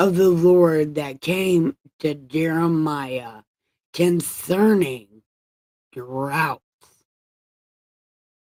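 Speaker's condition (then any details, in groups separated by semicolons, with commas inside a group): Brain injury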